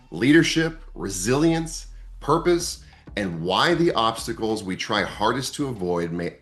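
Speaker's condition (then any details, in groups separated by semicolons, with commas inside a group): No condition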